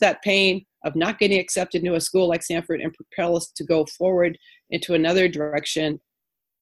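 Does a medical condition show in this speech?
No.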